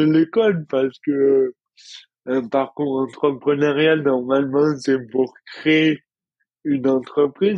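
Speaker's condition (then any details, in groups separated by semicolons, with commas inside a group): Dystonia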